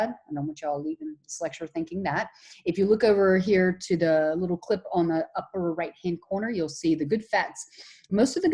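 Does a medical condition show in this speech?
No.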